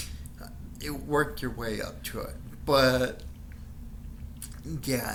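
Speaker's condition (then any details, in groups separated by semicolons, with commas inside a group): Friedreich's ataxia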